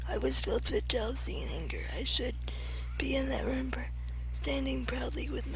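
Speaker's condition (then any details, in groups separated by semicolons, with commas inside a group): Cerebral palsy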